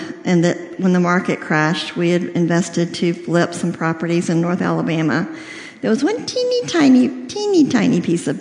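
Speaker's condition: Cleft lip and palate, severe

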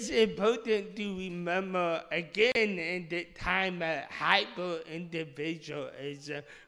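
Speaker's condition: Speech impediment; initially misdiagnosed

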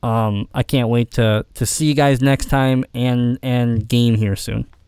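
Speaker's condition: Cleft palate; congenital cleft palate

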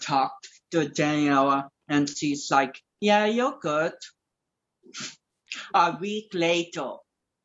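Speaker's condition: Cerebral palsy; cause: slightly wrapped around neck, affects balance, speech, coordination, childhood walker, wheelchair, crutches, leg braces, helmet, frequent falls

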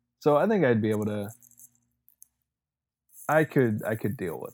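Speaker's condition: No condition

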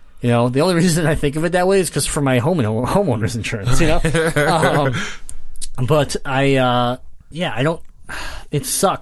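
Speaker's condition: Cleft palate; congenital

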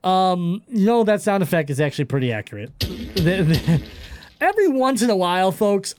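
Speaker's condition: Cleft palate; congenital cleft palate

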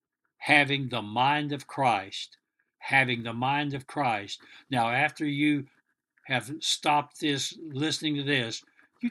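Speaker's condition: No condition

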